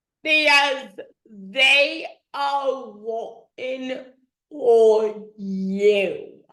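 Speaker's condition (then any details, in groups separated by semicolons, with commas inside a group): Dystonia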